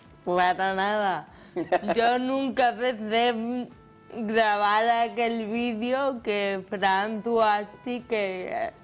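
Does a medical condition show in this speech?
Yes: cerebral palsy from birth.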